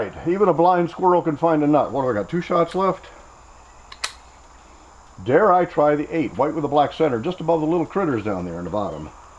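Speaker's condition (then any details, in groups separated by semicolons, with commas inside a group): No condition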